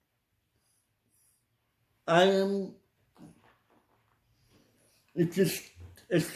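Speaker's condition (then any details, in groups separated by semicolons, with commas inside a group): Cerebral palsy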